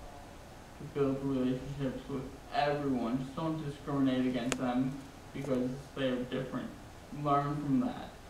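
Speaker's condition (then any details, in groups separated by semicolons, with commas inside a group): Traumatic brain injury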